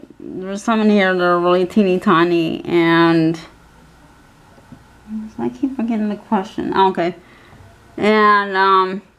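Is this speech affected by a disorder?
Yes: cerebral palsy; physical handicap.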